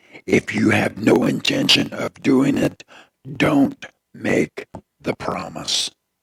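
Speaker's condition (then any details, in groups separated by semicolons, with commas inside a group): Throat cancer; tracheostomy tube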